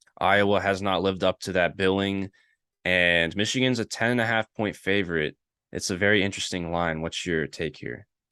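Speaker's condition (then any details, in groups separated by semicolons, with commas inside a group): No condition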